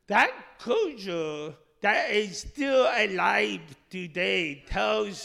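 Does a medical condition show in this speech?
Yes: speech impediment; initially misdiagnosed.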